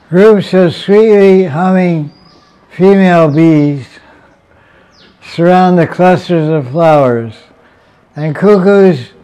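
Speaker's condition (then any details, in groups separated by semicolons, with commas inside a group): Deafness; relies on audience feedback for volume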